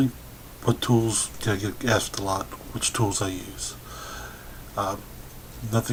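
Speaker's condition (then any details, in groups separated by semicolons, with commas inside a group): No condition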